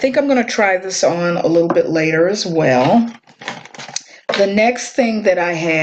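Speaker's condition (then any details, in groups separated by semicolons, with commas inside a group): No condition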